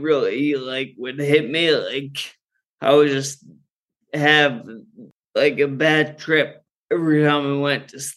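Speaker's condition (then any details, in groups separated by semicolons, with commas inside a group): Friedreich's ataxia; progressive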